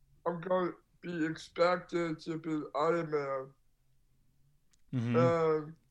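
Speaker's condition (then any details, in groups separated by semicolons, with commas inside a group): Down syndrome; congenital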